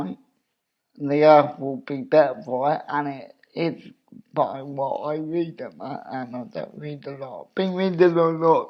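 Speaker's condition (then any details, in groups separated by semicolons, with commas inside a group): Cerebral palsy; wheelchair user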